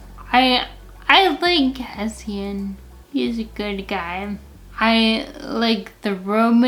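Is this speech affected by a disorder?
Yes: Friedreich's ataxia.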